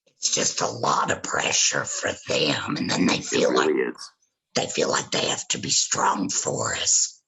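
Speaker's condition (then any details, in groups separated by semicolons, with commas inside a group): Laryngectomy after cancer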